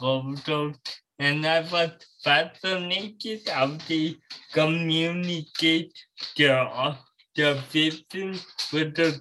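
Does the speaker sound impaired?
Yes: cerebral palsy.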